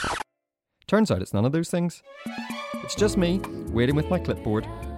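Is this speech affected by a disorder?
No.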